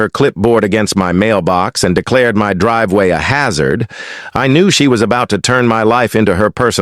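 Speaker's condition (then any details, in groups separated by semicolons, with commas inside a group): No condition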